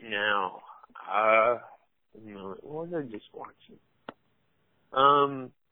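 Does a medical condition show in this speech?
Yes: cerebral palsy; from birth, mild, used AFOs, SMAFOs, leg immobilizers, physical and occupational therapy, never forearm crutches; had speech therapy.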